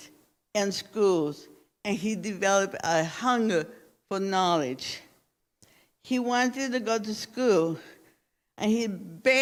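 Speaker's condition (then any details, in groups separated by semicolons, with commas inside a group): Cerebral palsy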